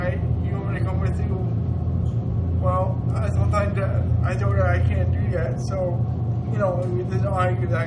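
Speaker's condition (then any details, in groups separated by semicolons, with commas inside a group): Cerebral palsy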